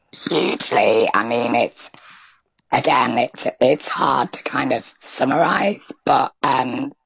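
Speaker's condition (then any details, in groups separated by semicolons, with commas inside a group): Laryngectomy for throat cancer; rare throat cancer, laryngectomy at age 38, one week after diagnosis; about four and a half years after laryngectomy, speaking audibly in interview; natural voice lost, now speaks without natural voice, can be heard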